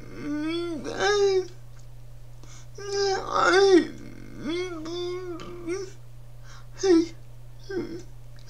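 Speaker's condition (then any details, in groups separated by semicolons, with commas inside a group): Cerebral palsy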